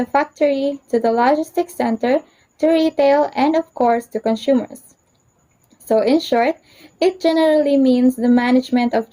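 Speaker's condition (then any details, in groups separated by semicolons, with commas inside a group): No condition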